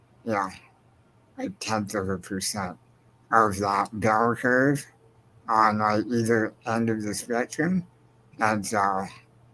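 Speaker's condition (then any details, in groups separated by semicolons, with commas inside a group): Spinal muscular atrophy; progressive, wheelchair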